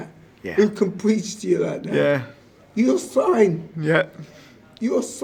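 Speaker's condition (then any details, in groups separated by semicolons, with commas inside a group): Motor neurone disease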